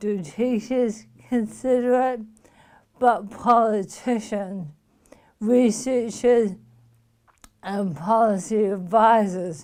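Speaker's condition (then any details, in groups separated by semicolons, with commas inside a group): Motor neuron disease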